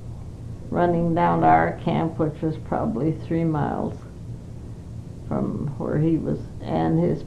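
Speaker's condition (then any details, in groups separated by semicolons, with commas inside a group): Parkinson's; not very able to do much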